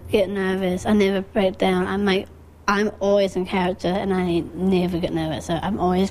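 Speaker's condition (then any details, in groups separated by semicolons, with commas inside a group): Down syndrome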